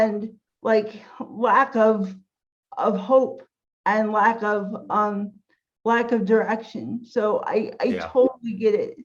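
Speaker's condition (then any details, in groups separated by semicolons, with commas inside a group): Cerebral palsy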